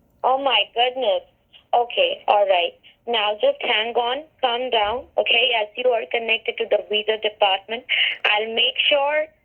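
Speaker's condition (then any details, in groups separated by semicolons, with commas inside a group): No condition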